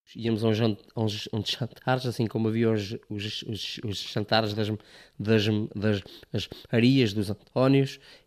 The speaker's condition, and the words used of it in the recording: Stuttering. Se eu tive o falar normalmente, uh, eh, sem, sem ser entrevistado ou, ou sem eu, eu querer que fique bem ou que pareça bem,